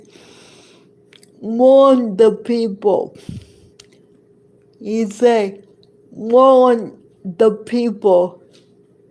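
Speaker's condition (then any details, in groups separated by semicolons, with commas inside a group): Cerebral palsy; present from birth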